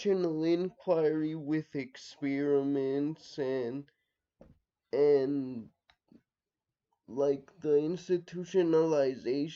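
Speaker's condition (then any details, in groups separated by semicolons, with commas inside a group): Cerebral palsy, mixed, mild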